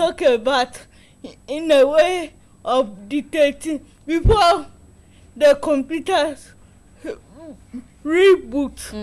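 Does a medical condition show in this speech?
Yes: cerebral palsy; involuntary body movements.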